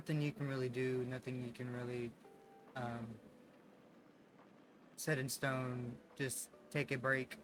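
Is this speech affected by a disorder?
No.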